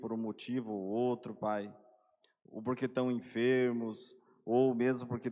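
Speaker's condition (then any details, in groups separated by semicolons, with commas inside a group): No condition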